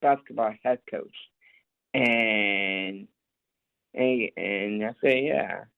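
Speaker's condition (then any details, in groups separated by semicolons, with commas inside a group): Down syndrome; lives independently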